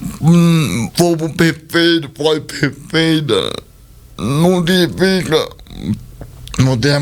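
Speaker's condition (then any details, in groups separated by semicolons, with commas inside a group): Cerebral palsy; present from birth; speech not normal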